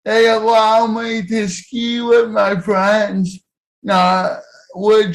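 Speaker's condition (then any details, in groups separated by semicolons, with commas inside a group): Cerebral palsy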